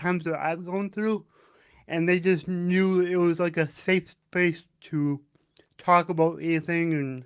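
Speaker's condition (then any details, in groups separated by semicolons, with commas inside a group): Cerebral palsy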